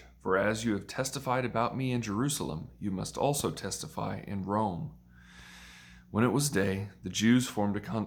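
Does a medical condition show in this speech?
No.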